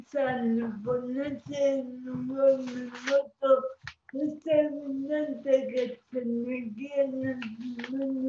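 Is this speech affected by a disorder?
Yes: cerebral palsy.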